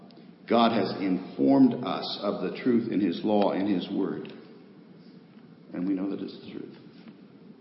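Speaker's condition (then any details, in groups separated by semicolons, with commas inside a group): No condition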